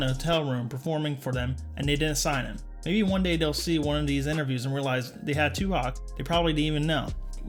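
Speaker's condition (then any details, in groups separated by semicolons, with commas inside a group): No condition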